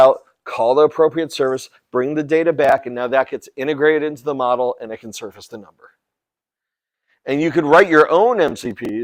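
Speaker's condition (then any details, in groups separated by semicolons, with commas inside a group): No condition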